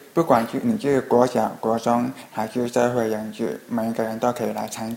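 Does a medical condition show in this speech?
Yes: hearing impairment; others speak too fast.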